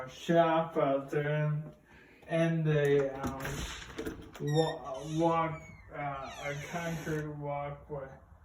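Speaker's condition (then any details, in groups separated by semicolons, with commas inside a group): ALS; starting to lose voice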